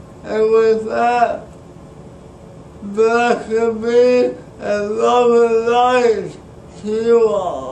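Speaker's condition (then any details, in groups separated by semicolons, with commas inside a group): Speech impairment after birth surgery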